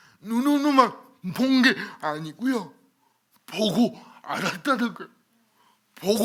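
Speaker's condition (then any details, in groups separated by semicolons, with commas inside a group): Cerebral palsy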